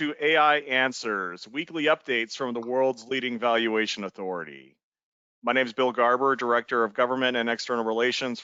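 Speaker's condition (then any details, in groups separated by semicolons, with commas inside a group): No condition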